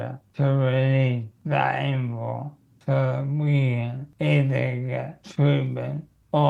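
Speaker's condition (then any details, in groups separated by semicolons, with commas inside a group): Motor neurone disease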